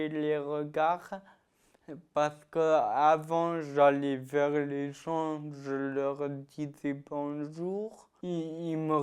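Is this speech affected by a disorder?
Yes: ataxia-telangiectasia.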